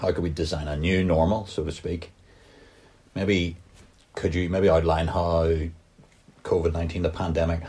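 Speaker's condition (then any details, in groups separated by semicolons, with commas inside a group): No condition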